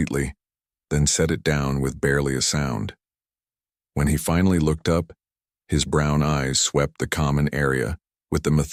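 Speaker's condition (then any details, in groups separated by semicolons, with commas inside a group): No condition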